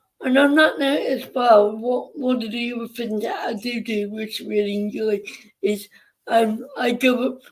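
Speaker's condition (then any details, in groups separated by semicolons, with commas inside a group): Cerebral palsy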